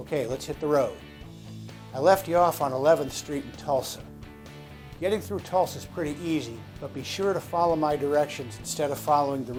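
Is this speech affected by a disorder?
No.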